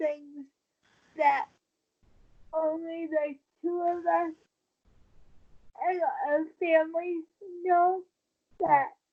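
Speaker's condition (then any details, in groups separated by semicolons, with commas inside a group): Cerebral palsy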